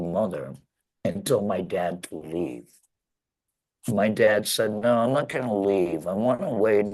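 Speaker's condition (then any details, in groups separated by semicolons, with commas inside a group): Laryngectomy; laryngectomy after throat cancer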